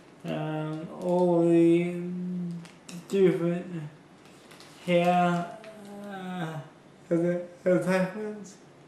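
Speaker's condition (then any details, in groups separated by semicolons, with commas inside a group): Cerebral palsy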